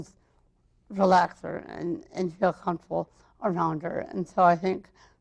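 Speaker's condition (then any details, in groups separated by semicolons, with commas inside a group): Cerebral palsy, mild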